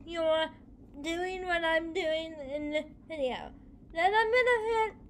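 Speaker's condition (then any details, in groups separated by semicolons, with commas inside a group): Cerebral palsy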